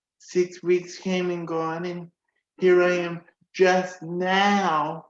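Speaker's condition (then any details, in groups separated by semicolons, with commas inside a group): Cerebral palsy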